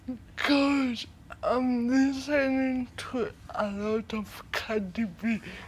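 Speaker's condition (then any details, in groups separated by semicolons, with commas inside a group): Cerebral palsy; legs, hands, coordination and speech affected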